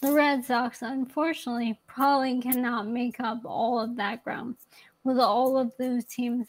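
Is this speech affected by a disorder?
Yes: ALS; young onset.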